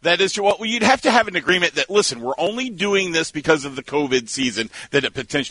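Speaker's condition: No condition

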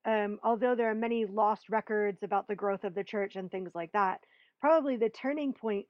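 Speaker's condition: No condition

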